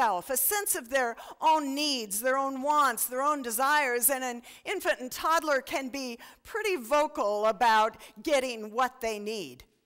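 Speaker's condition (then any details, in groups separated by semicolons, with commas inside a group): No condition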